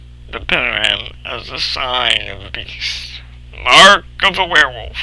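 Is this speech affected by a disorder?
Yes: cerebral palsy.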